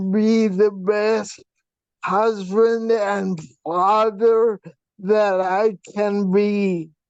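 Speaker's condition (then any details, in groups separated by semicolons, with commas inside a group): Vp shunt failure, brain pressure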